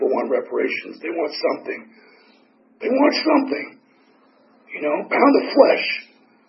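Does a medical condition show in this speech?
Yes: tracheotomy; tracheotomy still in place.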